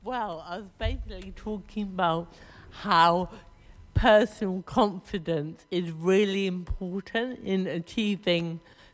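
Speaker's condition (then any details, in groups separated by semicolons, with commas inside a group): Cerebral palsy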